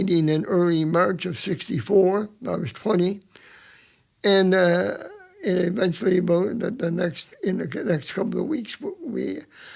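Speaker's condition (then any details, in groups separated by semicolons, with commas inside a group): Cerebral palsy; present from birth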